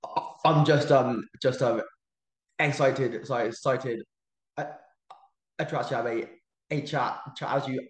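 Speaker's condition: Stammer; better when comfortable with people around, more articulate when recording for social media; repeated sounds, repeated words

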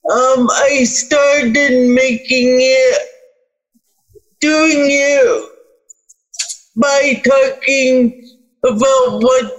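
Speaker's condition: Cerebral palsy; spastic quadriplegic cerebral palsy

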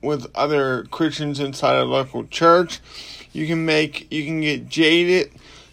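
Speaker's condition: Cerebral palsy; ongoing, not healed

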